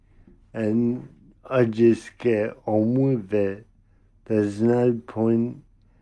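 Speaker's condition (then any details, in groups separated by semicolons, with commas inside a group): Cerebral palsy; congenital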